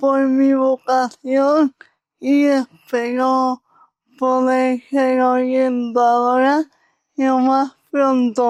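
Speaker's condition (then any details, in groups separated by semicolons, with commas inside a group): Cerebral palsy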